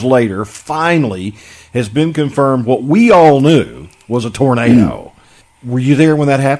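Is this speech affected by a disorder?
No.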